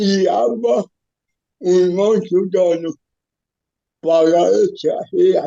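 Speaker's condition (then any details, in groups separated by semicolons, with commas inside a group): Cerebral palsy; physical disability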